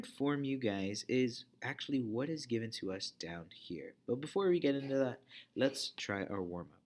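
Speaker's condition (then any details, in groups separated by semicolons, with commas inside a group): No condition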